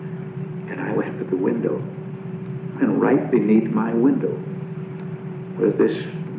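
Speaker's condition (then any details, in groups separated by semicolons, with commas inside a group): No condition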